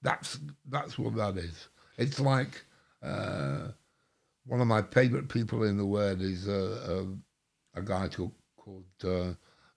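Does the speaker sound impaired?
Yes: stroke, mini stroke; slurring words a lot, people think drunk.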